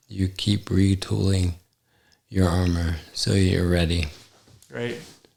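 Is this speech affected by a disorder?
Yes: ALS; affects hand function.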